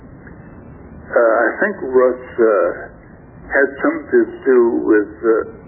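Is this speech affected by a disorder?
Yes: stroke affecting throat muscles; first stroke about 3 years ago, left side totally paralyzed, then three more small strokes; last small stroke affected throat muscles, tough time talking, listener says speech sounds fine.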